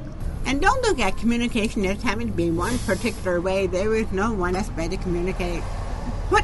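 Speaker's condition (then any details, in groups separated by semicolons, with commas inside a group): Deafness; genetic hereditary nerve deafness, born hearing or hard of hearing, profoundly deaf by age five; deaf-sounding voice, mistaken for drunk slurring, sometimes taken as German accent, speech learned while hearing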